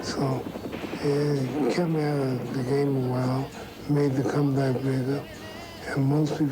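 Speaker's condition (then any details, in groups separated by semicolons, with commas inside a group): Parkinson's syndrome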